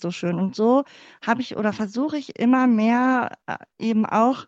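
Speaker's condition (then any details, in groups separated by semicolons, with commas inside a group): Cleft palate; congenital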